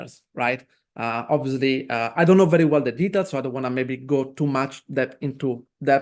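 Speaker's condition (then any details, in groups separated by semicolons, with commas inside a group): No condition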